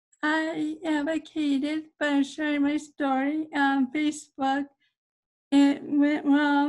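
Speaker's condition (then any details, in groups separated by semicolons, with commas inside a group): Cerebral palsy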